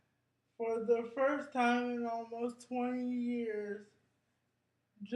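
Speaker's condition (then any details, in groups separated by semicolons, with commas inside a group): Cerebral palsy; brain injury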